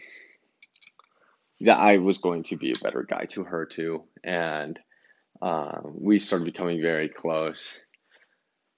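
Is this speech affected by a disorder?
No.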